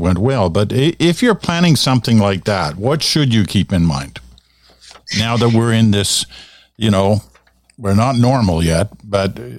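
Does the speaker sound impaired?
No.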